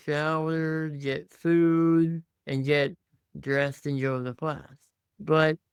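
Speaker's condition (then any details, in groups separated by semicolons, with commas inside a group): Muscular dystrophy; tracheostomy for breathing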